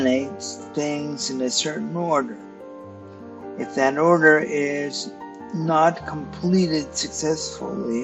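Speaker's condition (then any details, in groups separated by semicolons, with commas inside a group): Cerebral palsy; stiff muscles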